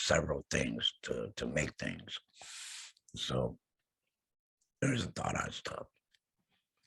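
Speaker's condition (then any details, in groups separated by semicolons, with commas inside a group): Laryngectomy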